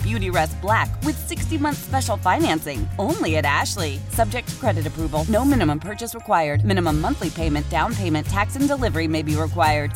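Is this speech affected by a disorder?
No.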